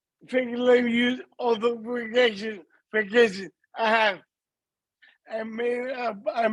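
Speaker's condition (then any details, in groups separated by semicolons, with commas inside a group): Multiple system atrophy; speech affected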